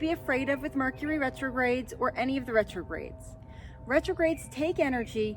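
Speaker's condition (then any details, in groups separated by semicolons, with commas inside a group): No condition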